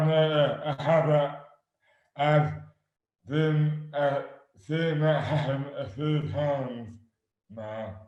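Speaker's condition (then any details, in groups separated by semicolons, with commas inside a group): Dystonia; affects hands and speech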